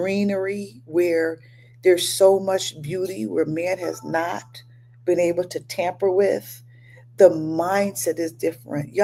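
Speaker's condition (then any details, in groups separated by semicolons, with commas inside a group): No condition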